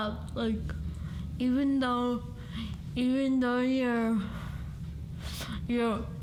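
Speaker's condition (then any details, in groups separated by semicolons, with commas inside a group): Cerebral palsy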